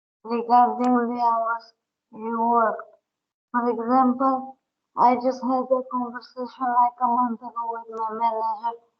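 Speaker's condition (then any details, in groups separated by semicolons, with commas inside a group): Brain injury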